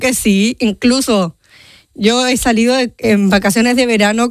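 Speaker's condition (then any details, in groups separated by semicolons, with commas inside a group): Down syndrome; genetic condition, present from birth, about 30 years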